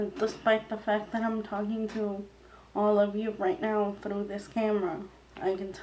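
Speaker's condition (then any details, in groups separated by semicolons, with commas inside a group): Cerebral palsy; wheelchair user, past surgeries; wheelchair, therapy and rehab over years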